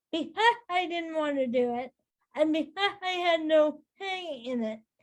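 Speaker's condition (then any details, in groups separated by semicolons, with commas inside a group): Cerebral palsy, spastic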